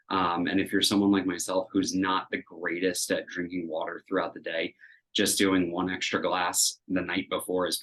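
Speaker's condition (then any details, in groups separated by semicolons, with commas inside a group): No condition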